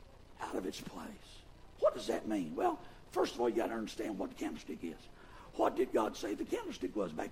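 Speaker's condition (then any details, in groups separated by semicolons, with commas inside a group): Vocal fold paralysis, bilateral; speaks with false vocal folds; irritating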